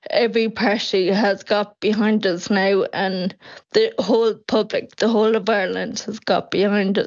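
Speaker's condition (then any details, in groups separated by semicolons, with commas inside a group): Friedreich's ataxia; progressive, diagnosed about 16 years ago, no treatment available at diagnosis; Skyclarys by Biogen just approved for HSE funding, slows progression by up to 55 percent; speech, swallow, hearing and eyesight affected over years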